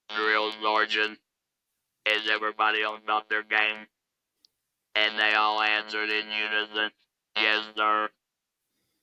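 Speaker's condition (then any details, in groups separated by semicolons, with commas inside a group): Laryngectomy; larynx removed for smoking-related laryngeal cancer, electrolarynx speech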